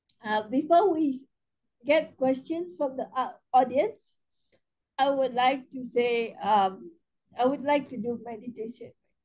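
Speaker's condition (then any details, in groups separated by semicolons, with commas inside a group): Cerebral palsy spastic quadriplegia; diagnosed in infancy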